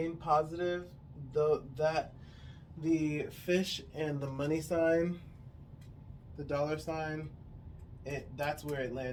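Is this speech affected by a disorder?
No.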